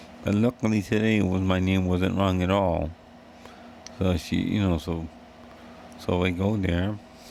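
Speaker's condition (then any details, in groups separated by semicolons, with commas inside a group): Cerebral palsy; wheelchair user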